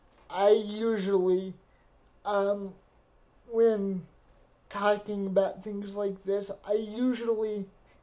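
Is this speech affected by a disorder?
Yes: cerebral palsy; wheelchair user.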